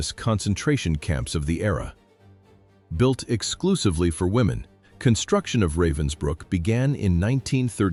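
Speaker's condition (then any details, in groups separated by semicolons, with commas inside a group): No condition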